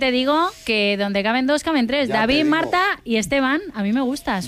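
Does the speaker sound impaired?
No.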